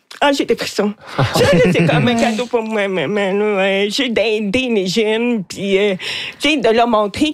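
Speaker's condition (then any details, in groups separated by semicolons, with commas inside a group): Hearing loss; hard of hearing; hard to tell who is speaking in groups, relies on raised hands, writing, pointing; own singing described as not pretty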